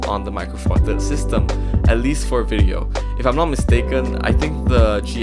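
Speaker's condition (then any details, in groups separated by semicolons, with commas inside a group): No condition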